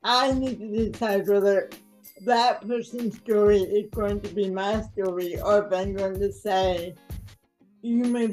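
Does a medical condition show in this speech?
Yes: cerebral palsy; no breathing at birth for 45 minutes, diagnosed at age 2, mildly affects speaking and gait; mild speech impediment, sometimes hard to understand, mistaken for intoxicated, conscientious about clear diction.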